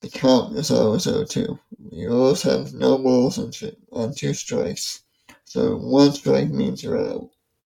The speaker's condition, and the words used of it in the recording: ALS (motor neuron disease). I was apologizing for my speech, but I'm doing the best I can.